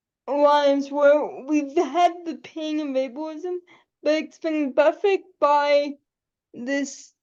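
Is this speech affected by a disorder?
Yes: cerebral palsy; able to articulate and speak.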